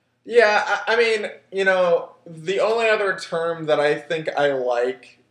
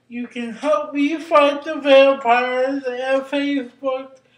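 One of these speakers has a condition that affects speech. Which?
The second: cerebral palsy; brain injury.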